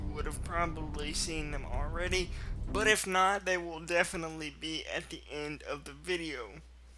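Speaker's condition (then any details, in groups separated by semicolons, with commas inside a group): Cerebral palsy, mild; speech sometimes affected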